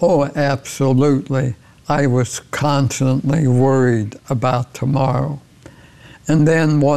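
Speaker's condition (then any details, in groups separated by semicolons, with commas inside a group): ALS; progressive ALS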